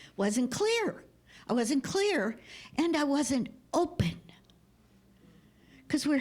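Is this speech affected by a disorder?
No.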